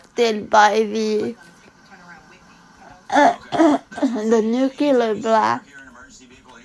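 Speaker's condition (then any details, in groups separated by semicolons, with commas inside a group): Cerebral palsy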